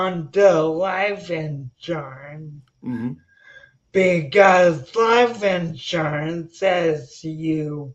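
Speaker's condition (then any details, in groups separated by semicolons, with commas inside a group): Spinocerebellar ataxia; progressive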